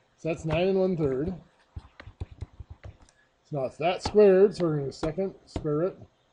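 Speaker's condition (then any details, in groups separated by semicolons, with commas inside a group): No condition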